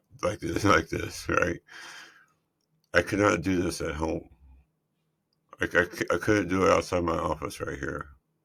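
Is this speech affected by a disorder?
Yes: multiple system atrophy.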